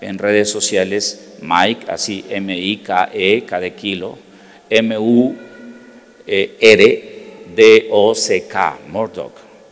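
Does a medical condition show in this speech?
No.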